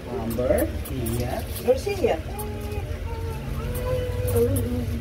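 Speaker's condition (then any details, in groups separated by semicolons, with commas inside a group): No condition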